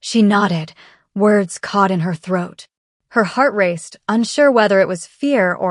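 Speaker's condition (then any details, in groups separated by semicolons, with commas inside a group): No condition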